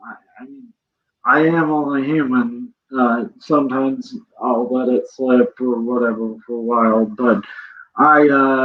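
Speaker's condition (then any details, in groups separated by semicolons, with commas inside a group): Cerebral palsy; present from birth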